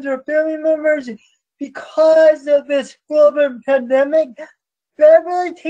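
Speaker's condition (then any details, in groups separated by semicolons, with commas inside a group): Cerebral palsy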